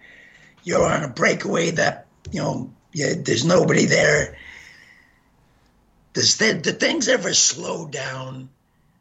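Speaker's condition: Gunshot injury to voice box; hit spine

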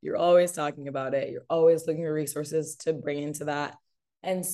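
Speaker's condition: No condition

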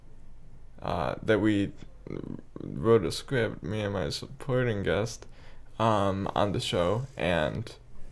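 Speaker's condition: Cerebral palsy, spastic quadriplegia

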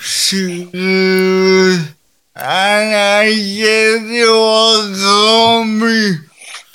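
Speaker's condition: Cerebral palsy; linked to preeclampsia at birth

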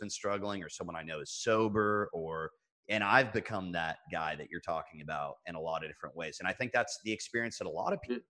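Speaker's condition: No condition

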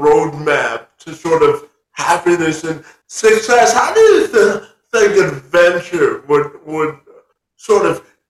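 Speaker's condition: Spastic quadriplegic cerebral palsy, severe

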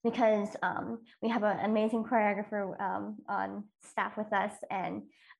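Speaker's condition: Cleft lip and palate

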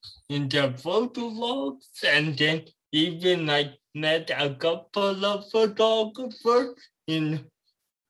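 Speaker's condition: Cerebral palsy

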